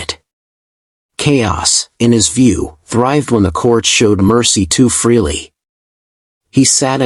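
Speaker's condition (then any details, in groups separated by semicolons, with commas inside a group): No condition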